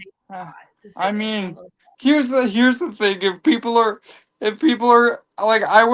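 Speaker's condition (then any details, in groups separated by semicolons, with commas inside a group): Cerebral palsy; from birth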